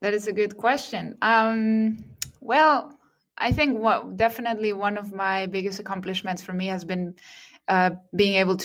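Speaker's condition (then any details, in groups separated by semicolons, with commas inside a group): No condition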